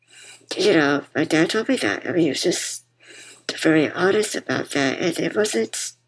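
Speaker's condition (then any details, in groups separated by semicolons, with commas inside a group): Muscular dystrophy; bipap machine audible throughout conversation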